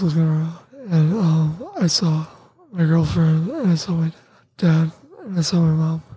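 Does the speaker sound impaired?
Yes: tracheostomy; tracheostomy connected to ventilator, paralysis after accident, breathing affected; voice lost at first, spelled on communication board, voice later regained, cuff inflated at night stops talking.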